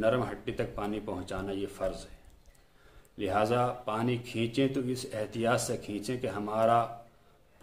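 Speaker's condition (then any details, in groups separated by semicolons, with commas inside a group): No condition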